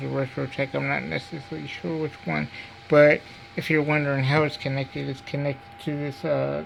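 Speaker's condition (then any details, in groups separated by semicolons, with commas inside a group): Cerebral palsy; diplegia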